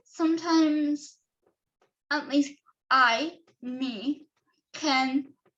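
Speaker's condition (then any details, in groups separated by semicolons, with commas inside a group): Cerebral palsy; affects all four limbs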